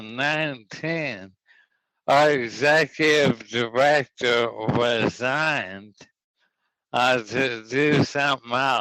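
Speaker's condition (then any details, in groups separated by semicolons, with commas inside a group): ALS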